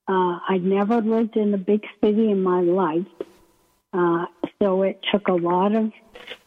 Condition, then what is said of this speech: ALS (motor neuron disease). So my breathing is affected by the ALS, the muscles make it hard to breathe, and also make it hard to speak.